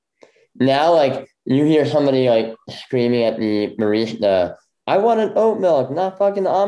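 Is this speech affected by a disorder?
Yes: bilateral cleft lip; congenital bilateral.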